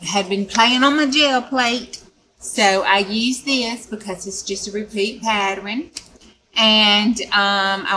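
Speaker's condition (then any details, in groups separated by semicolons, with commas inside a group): No condition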